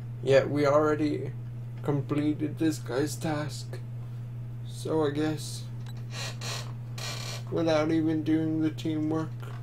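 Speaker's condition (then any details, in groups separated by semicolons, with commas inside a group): Quadriplegic cerebral palsy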